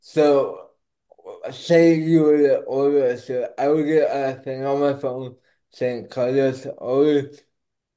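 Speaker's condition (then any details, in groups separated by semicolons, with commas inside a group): Cerebral palsy; not slurred, per host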